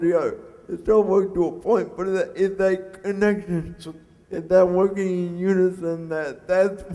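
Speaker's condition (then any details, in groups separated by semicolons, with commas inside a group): Cerebral palsy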